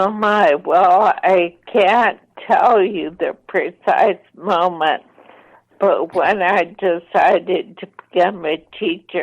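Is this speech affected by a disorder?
Yes: ALS, mild; voice slightly impaired.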